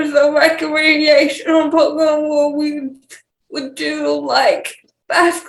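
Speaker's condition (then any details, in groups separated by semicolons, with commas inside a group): Cerebral palsy; speech issues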